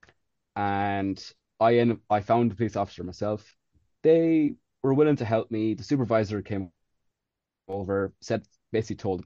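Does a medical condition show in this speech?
Yes: stutter; mild stutter; a bit of a stutter; here prolonged sounds.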